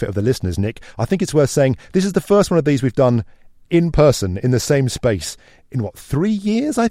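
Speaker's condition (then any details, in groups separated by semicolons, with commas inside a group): No condition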